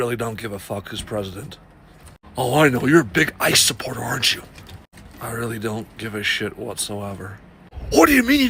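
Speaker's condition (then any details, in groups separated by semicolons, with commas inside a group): No condition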